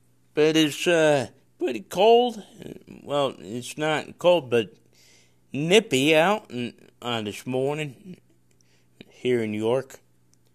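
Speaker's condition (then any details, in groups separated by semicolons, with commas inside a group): Cerebral palsy; congenital, no known medical cause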